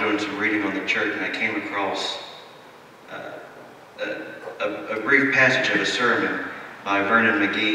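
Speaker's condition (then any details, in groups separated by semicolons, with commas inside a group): No condition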